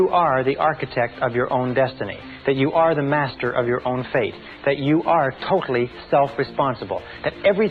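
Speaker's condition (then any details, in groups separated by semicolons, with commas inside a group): No condition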